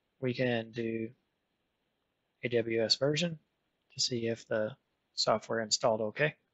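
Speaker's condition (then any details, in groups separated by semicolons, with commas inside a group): No condition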